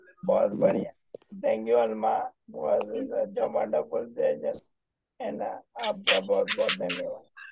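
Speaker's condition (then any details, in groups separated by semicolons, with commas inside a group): ALS; onset right index finger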